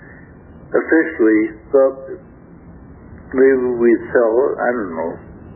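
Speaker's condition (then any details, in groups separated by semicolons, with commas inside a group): Stroke affecting throat muscles; last small stroke affected throat muscles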